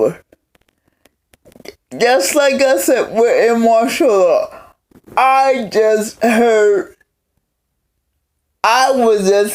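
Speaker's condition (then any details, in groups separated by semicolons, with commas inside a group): Cerebral palsy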